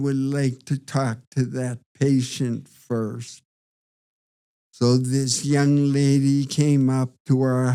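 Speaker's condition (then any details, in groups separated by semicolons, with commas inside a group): Parkinson's disease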